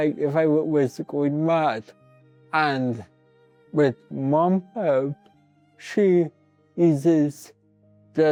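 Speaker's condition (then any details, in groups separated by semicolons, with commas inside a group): Cerebral palsy; from birth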